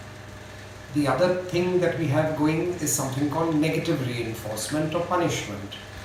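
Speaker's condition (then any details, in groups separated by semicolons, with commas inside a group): No condition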